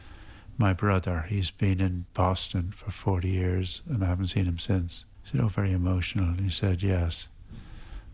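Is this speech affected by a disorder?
Yes: Parkinson's; progressive, expected to get tougher, affects making steady non-wobbly lines.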